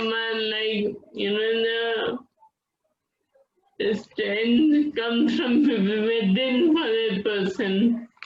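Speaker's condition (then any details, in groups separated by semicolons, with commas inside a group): Friedreich's ataxia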